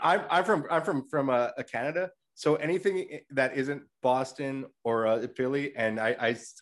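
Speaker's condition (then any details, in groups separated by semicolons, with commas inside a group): Stutter; stutter audible during recording; stutter eases in native accent and rehearsed cadence, worse with nerves, blocks when rushing words; repeated words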